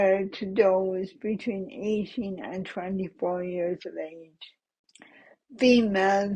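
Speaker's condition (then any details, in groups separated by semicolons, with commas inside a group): Cerebral palsy; adult, premature aging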